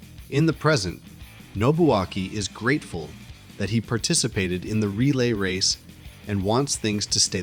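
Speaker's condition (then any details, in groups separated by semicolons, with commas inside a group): No condition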